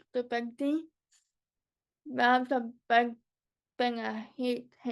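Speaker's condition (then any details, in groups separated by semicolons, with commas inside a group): Cerebral palsy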